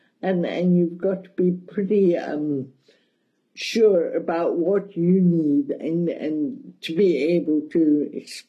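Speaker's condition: Cerebral palsy, mild; speech mildly affected

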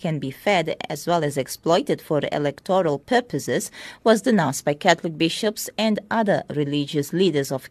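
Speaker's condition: No condition

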